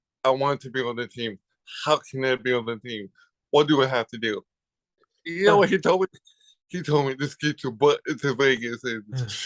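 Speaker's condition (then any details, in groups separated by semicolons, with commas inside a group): Cerebral palsy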